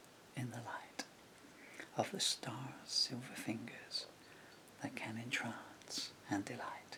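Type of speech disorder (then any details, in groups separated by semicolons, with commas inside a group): Bulbar dysarthria; progressive bulbar palsy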